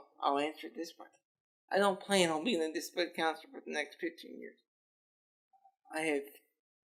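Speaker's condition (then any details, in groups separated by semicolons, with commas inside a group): Cerebral palsy; lifelong physical disability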